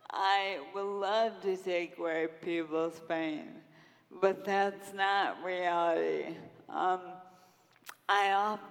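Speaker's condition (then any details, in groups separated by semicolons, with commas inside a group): Friedreich's ataxia; wall-supported gait then wheelchair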